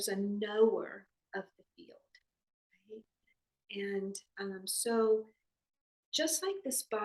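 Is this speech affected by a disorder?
No.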